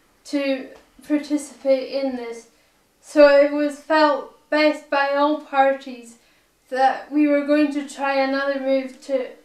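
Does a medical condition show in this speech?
Yes: cerebral palsy; purely physical, full-time wheelchair user.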